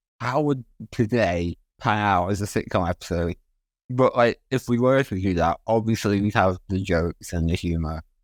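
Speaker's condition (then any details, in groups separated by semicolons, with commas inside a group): Spinal muscular atrophy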